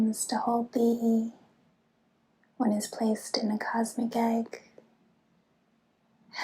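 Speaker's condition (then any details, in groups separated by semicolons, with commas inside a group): No condition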